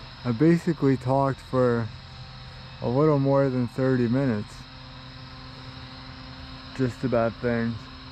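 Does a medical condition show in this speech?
Yes: cerebral palsy.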